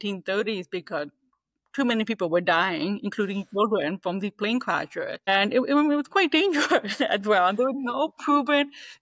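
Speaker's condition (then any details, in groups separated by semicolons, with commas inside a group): Deafness, 98% hearing loss; harder to understand speech than when younger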